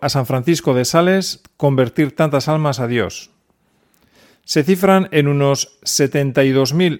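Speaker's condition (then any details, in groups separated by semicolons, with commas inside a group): No condition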